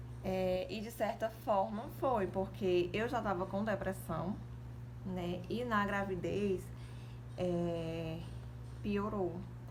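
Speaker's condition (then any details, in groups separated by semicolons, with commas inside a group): No condition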